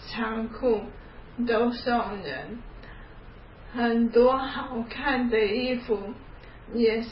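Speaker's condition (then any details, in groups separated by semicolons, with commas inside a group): ALS; onset about three years ago, hand muscle atrophy starting right hand, left hand over a year later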